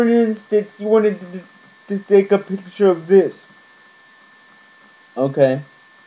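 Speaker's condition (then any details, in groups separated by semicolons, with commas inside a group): Cerebral palsy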